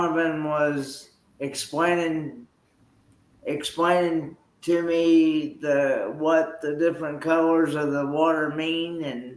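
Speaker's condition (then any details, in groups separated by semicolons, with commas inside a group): Cerebral palsy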